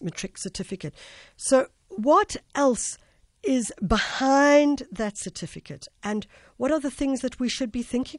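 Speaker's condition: No condition

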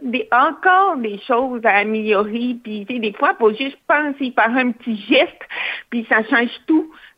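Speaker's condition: Hearing loss, cochlear implant; hard of hearing, cochlear implant received at age 4, operated very young; lip-reads, masks make lip-reading harder, uses interpreters and special-education teacher (orthopédagogue)

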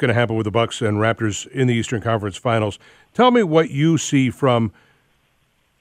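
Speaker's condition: No condition

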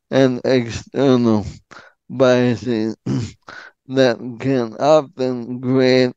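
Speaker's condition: ALS; frequent throat clearing, frequent hesitation fillers, speaks in full sentences

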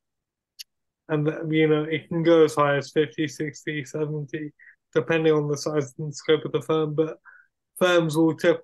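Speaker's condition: Cerebral palsy; hospital school and rehab ages nine to twelve

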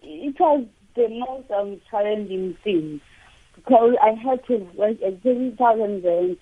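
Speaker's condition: Cerebral palsy; competes in prone adaptive surfing category

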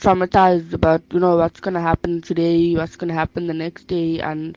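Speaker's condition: Bilateral sensorineural hearing loss; onset age 4 after mumps complications, both ear nerves dead, failed nerve repair, four grommet surgeries; wears hearing device in ear, communicates by speech rather than sign language; speech never fully clear, long-term speech therapy to maintain speech

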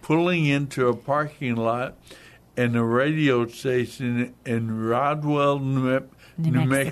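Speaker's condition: Hemorrhagic stroke, hemorrhagic, basal ganglia

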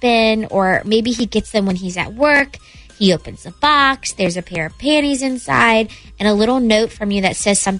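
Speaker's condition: No condition

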